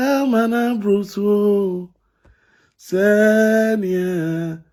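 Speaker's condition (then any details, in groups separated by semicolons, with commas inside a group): No condition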